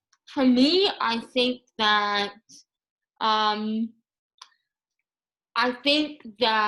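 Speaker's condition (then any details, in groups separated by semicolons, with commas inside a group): Moebius syndrome; paralyzed tongue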